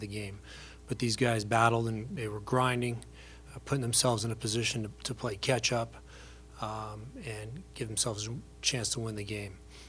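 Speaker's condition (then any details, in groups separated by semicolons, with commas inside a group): No condition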